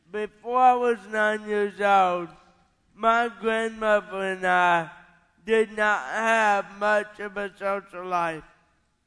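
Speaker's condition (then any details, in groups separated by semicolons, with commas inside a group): Cerebral palsy; lifelong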